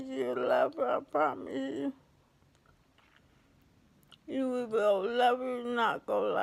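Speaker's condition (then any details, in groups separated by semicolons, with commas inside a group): ALS; affects hands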